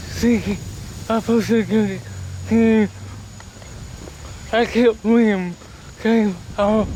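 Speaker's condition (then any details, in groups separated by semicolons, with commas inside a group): Cerebral palsy; body affected; speech disability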